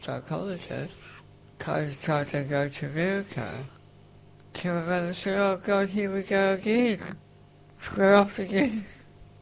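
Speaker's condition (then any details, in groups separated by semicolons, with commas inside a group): Facioscapulohumeral muscular dystrophy, facioscapulohumeral (FSHD); early prognosis life to 14-19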